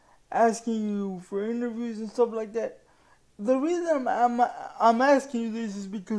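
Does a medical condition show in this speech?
Yes: cerebral palsy.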